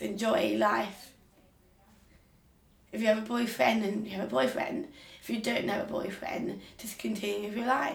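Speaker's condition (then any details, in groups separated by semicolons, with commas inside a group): Down syndrome; Down syndrome since birth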